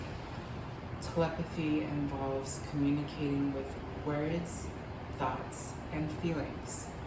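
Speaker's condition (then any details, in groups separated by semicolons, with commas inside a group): No condition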